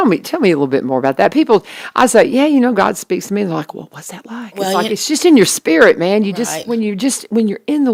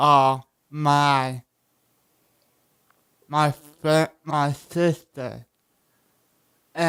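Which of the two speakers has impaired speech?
The second: cerebral palsy; spine surgery; able to walk.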